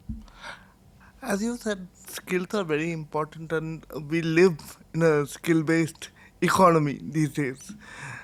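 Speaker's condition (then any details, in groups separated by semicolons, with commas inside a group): Cerebral palsy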